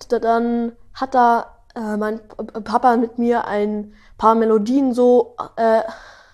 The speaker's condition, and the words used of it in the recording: Stuttering. Mal stottert man dann, wie ich gerade, sehr viel oder man stottert gar nicht.